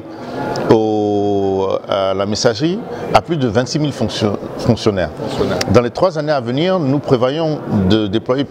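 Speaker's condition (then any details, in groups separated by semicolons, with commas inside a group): No condition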